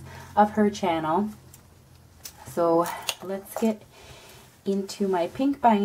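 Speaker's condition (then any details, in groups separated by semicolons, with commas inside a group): No condition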